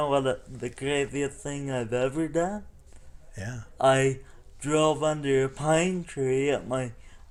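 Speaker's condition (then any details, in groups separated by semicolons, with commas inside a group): Cerebral palsy; tone and spasticity, wheelchair most of life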